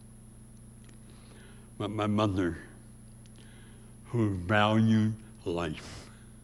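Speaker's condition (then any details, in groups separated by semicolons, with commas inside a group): Severe speech impediment; about age 84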